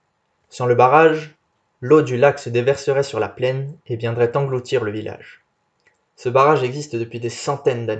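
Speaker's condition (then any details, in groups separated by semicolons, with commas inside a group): No condition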